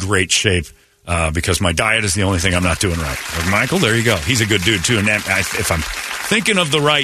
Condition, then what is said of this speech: No condition.